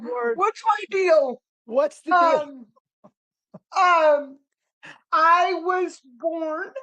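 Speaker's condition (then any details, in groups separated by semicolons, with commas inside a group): Cerebral palsy; diagnosed around 6 months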